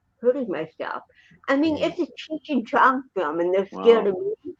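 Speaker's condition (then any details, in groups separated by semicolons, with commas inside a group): Cerebral palsy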